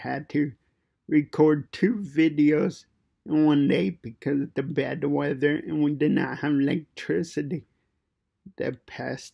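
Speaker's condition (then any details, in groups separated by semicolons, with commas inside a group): Cerebral palsy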